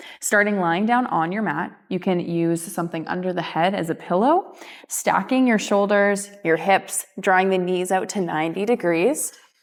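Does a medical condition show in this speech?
No.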